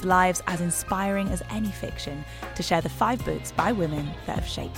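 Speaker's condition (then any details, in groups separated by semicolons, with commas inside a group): No condition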